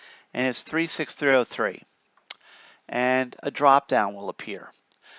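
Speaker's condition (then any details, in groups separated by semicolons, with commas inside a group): No condition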